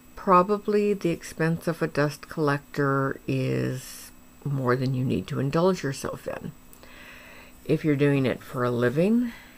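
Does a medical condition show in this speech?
No.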